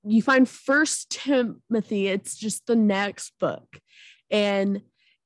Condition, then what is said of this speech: Stuttering. Like i'm a- able to speak yet saying my saying my name is still hard but it's not going to stop me